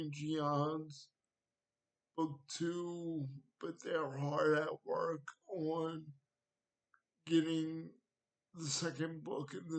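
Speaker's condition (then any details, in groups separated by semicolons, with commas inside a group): Cerebral palsy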